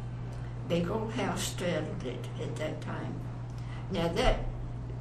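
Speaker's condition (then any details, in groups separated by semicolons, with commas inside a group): Parkinson's; onset many years earlier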